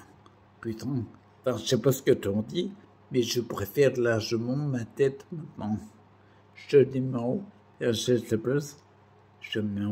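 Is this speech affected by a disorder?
Yes: primary progressive multiple sclerosis.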